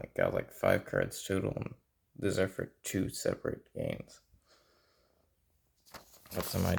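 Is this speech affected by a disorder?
No.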